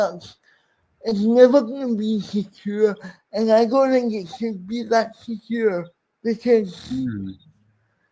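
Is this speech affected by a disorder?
Yes: cerebral palsy; speech impairment.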